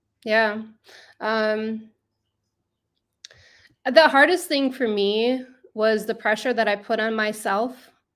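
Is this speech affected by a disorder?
No.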